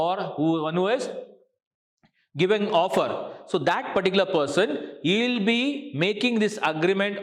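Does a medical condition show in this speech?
No.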